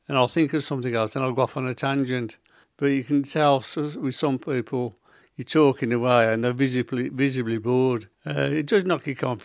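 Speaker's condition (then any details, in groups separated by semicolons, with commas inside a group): Parkinson's; began as little finger tremor spreading to whole hand within 4-5 weeks; symptoms possibly audible in voice, may sound quieter and slower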